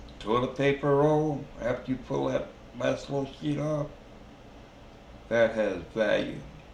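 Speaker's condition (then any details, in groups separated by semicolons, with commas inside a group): Traumatic brain injury; slurred speech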